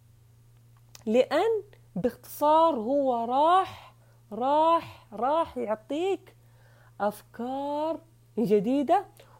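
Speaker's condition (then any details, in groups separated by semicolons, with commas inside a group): Stuttering; ongoing process of controlling it, experience with specialist therapy; repeated words, prolonged sounds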